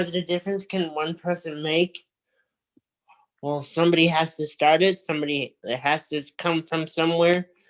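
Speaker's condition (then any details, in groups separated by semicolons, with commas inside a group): Cerebral palsy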